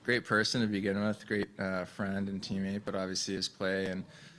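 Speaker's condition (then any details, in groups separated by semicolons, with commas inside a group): No condition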